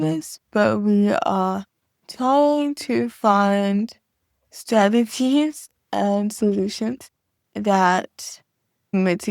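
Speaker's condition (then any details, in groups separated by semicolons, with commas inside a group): Cerebral palsy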